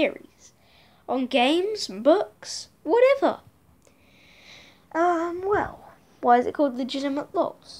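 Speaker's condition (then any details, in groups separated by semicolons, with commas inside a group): No condition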